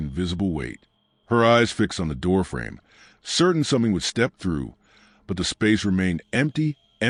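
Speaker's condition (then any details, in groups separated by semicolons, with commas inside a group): No condition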